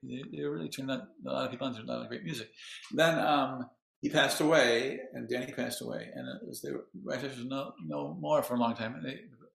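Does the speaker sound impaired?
Yes: Parkinson's disease; onset age 42, 19 years since, medicine four times daily plus Indian bean, hospital physical therapy; hard on voice, needs about two weeks of singing practice to regain voice.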